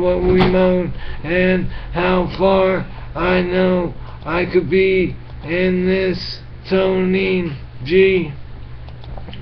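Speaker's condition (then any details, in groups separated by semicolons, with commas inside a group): Brain injury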